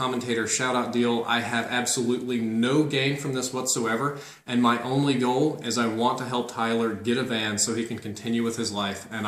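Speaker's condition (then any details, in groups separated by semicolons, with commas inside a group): No condition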